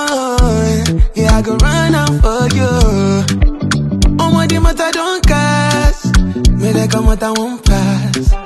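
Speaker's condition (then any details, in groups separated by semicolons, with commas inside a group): No condition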